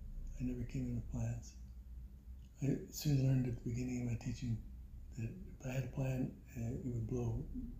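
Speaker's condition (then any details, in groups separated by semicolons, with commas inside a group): Parkinson's; voice weakened by Parkinson's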